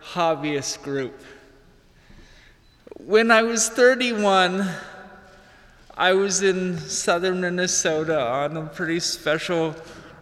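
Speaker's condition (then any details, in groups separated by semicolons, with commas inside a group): Cerebral palsy; slow typing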